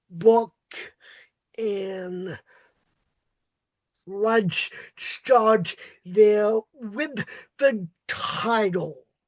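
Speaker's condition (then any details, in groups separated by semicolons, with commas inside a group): Cerebral palsy; uses walker and wheelchair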